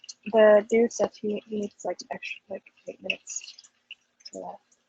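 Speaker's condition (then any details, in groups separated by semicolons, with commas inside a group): No condition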